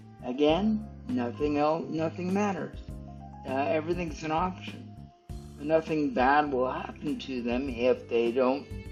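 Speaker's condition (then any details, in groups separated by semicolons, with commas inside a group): Cerebral palsy; stiff muscles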